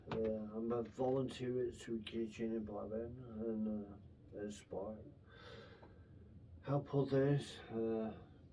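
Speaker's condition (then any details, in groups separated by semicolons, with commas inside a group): Brain infection with surgery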